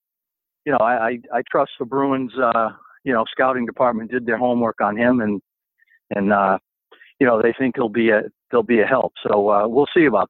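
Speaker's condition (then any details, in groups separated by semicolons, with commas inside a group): No condition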